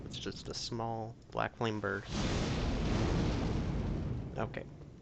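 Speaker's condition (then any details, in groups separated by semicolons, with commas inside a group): No condition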